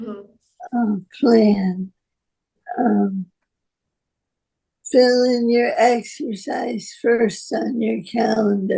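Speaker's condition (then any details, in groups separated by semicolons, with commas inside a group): Parkinson's disease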